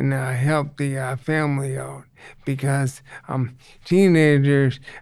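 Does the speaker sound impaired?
Yes: ALS; reduced ability to get around.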